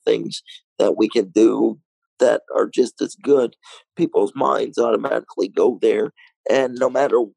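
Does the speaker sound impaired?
Yes: cerebral palsy, mild.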